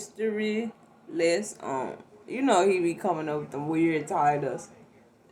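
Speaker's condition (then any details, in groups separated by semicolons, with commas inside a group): Cerebral palsy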